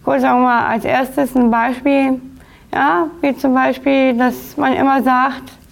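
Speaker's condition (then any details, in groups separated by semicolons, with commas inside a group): Down syndrome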